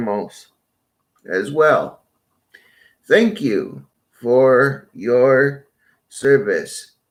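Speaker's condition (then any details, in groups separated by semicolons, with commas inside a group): Cerebral palsy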